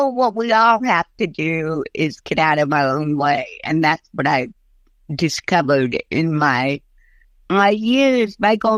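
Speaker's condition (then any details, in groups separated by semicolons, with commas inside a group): Cerebral palsy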